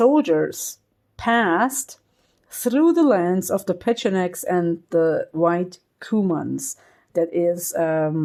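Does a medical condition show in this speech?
No.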